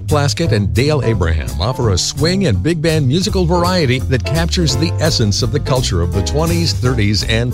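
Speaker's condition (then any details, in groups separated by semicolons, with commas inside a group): No condition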